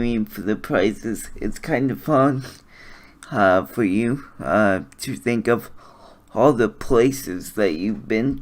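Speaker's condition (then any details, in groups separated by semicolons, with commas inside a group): Cerebral palsy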